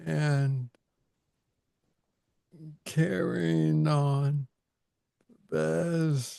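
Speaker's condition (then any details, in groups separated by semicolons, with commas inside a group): Parkinson's disease; young onset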